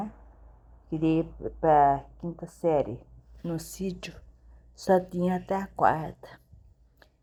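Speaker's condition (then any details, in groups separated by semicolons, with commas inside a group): Cerebellar ataxia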